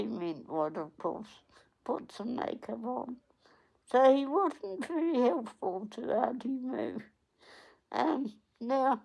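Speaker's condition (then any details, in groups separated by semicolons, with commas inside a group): Cerebral palsy; onset at 8 days old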